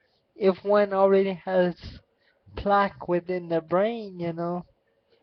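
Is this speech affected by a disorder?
Yes: cerebral palsy, quadriplegic.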